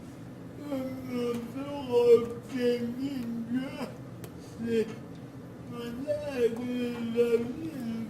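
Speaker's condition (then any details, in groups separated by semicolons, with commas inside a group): Cerebral palsy; severe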